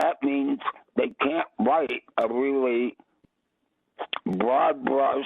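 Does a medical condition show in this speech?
Yes: vocal cord cancer; difficulty speaking.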